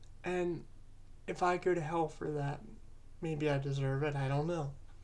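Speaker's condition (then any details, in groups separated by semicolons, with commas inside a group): Cerebral palsy; present from birth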